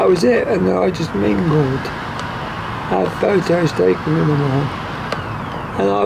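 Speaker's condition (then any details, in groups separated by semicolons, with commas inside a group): Motor neurone disease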